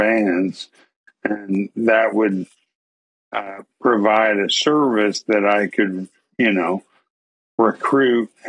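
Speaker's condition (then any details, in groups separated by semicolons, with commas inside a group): ALS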